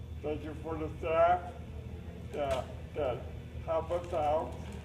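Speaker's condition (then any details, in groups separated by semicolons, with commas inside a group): Cerebral palsy; uses a lift for transfers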